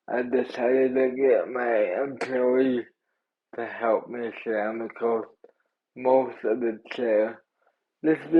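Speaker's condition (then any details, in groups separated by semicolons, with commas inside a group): Cerebral palsy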